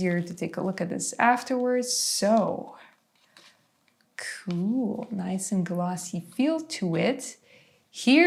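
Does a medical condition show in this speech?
No.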